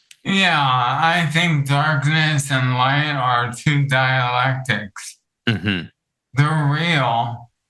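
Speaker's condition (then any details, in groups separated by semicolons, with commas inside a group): ALS; affects vocal cords; hard to talk long, less clear speech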